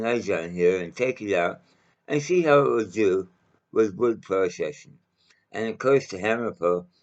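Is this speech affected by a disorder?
Yes: mouth cancer.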